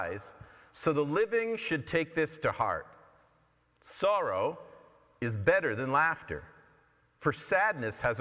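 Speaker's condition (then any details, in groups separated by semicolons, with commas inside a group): No condition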